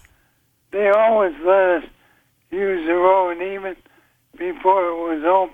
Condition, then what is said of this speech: ALS (motor neuron disease). You can tell my voice is getting softer.